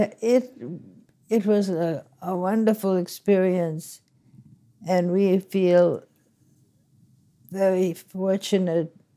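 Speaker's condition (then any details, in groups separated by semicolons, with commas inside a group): Parkinson's disease; word-finding difficulty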